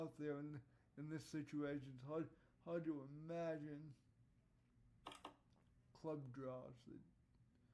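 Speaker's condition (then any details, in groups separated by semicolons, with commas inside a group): Cerebral palsy; voice tone sometimes odd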